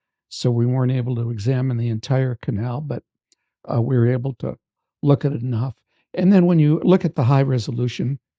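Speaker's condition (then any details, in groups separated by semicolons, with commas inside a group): No condition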